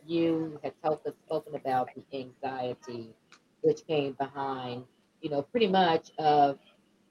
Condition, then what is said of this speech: None; typical speech.